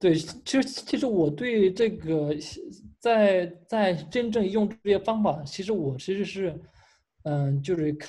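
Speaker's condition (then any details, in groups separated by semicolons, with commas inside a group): Stuttering; stuttering since early primary school, blocks when called on, fluent in choral reading, childhood ENT visit unhelpful; controls stuttering with speech techniques from speech clinic therapy, including practice presentations to therapists; controls speaking speed with techniques, slow relaxed pace, techniques make stuttering noticeable to listeners; repeated words, prolonged sounds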